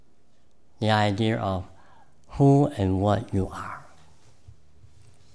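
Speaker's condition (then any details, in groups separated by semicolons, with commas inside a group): Cleft palate; present from birth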